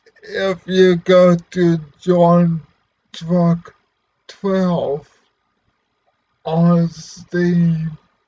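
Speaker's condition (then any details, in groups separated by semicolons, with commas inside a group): Cerebral palsy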